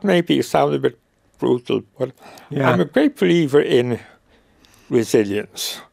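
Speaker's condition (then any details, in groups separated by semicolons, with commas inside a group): Motor neuron disease; diagnosed at St. Vincent's about a year after retiring, early falls running, thumb pain, wheelchair; about 5.5 years since diagnosis; may get out of breath while talking, voice still sounds characteristically like himself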